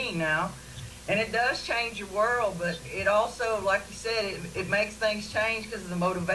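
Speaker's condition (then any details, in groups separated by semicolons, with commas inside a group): No condition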